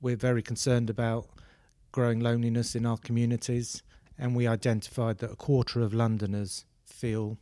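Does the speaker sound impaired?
No.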